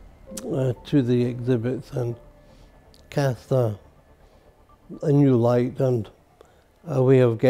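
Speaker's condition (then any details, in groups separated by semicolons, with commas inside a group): Multiple sclerosis; affects hands; no use of hands, nearly 75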